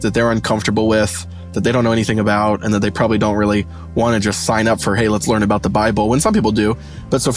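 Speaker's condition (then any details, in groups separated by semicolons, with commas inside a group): No condition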